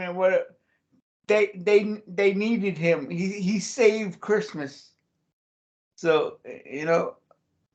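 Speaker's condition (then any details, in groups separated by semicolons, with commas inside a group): Cerebral palsy; since childhood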